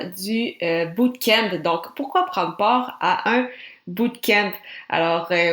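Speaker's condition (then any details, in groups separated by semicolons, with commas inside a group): No condition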